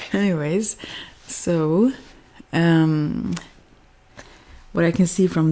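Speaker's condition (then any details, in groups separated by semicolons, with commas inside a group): No condition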